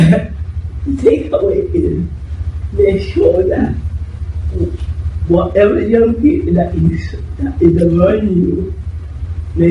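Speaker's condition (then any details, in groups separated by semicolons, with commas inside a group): Cerebral palsy; voice damaged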